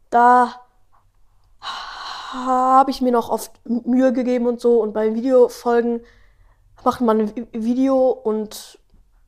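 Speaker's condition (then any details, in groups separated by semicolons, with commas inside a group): Stuttering; kassler stottertherapie, fluency shaping, daily home practice, parents trained, among most severe in group; age twelve, speaks better when slower; stutters much here, none singing melodies, some rapping without melody, little in own podcast, often fast; prolonged sounds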